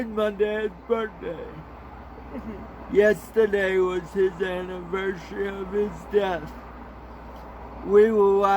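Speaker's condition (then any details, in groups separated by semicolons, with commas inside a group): Cerebral palsy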